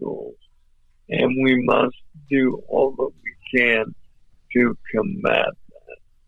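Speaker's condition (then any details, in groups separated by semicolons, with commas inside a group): ALS; voice off but clear and understandable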